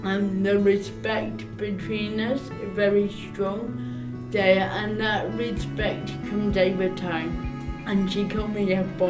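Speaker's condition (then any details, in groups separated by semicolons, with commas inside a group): Cerebral palsy; arm tremors; needs support at home and work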